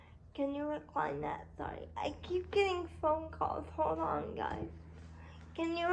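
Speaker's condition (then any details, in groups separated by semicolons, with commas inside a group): Cerebral palsy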